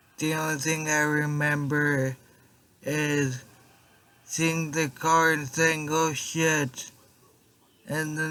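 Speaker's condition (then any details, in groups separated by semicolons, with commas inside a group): Traumatic brain injury; car accident; was in coma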